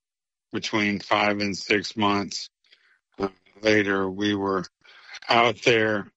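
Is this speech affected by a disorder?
Yes: ALS; ALS (motor neuron disease), diagnosed nearly three years earlier.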